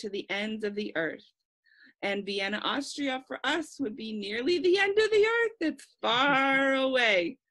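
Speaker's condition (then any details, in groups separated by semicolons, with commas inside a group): No condition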